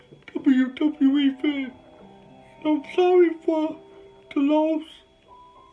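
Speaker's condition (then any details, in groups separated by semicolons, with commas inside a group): Cerebral palsy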